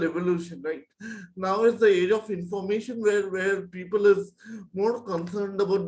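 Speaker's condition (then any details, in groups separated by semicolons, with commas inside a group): Cerebral palsy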